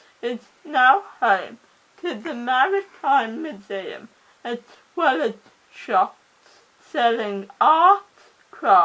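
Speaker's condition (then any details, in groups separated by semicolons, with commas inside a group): Cerebral palsy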